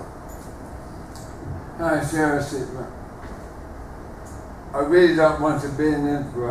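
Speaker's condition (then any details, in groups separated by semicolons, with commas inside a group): Motor neuron disease; terminal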